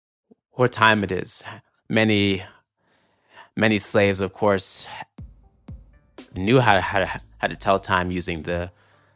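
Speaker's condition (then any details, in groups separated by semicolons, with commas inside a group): Stuttering; glottal block type stutter, present since at least seventh grade; stutter kept in interview, blocks heard as silence, conversation kept in real time; trouble with first consonant in certain words, phone listeners assume dropped line; repeated sounds, repeated words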